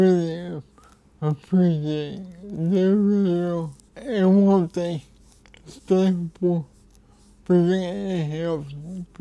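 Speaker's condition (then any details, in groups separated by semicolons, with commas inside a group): Cerebral palsy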